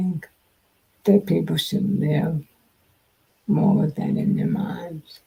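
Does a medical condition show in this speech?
Yes: multiple sclerosis.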